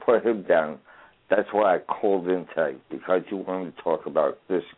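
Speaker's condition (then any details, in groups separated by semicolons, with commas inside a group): Traumatic brain injury; noticeable voice challenge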